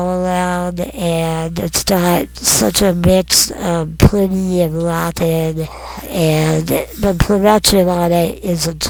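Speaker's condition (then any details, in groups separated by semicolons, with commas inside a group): Non-progressive muscular dystrophy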